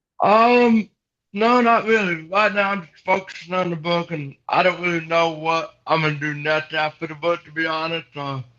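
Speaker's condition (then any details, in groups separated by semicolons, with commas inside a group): Cerebral palsy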